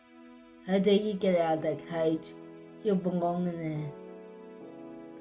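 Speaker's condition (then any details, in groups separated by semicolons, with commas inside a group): Cerebral palsy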